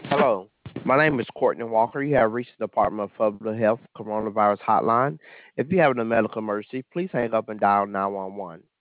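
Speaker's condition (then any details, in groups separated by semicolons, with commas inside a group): No condition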